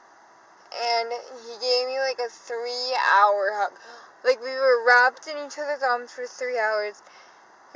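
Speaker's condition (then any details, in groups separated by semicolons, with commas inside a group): Cerebral palsy, dystonic hemiplegia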